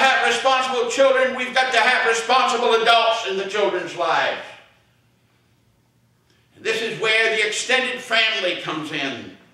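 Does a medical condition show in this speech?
No.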